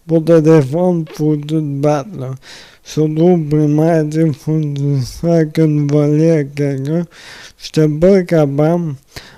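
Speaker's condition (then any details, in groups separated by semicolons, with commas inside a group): Amyotrophic lateral sclerosis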